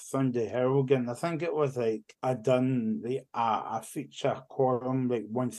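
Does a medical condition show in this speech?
Yes: cerebral palsy; cerebral palsy affecting right side, used Zimmer frame when younger, school physio to walk unaided; childhood speech hard for others to understand, speech therapy at school, learned to talk.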